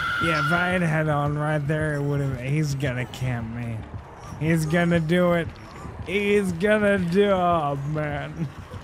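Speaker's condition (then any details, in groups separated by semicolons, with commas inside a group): ALS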